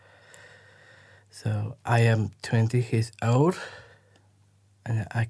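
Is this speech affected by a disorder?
Yes: Down syndrome; speech not always clear, word-finding difficulty, helped when listeners wait.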